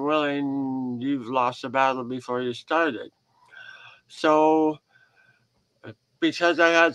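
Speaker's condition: Head and neck cancer surgery; large tumor removed from side of neck, reconstructive surgery, crooked head since; survivor, about 14 years since diagnosis, 43% five-year survival odds then; ongoing throat challenges

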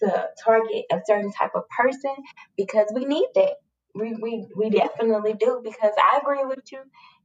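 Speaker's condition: No condition

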